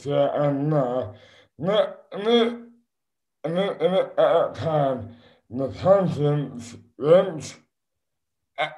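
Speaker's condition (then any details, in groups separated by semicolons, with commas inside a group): Dystonia; affects speech and hands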